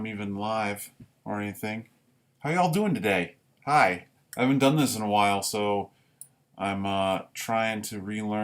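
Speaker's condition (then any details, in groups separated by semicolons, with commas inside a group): No condition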